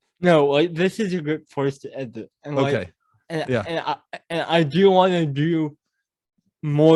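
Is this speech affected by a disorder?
Yes: cerebral palsy; mild speech impediment.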